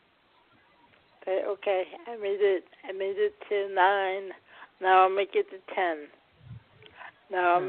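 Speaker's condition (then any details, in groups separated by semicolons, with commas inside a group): Cerebral palsy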